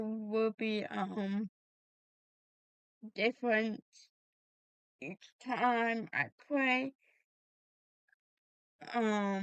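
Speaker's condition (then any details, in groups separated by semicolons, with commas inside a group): Cerebral palsy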